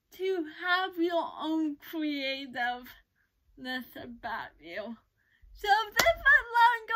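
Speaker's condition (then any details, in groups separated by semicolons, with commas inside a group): Cerebral palsy; uses crutches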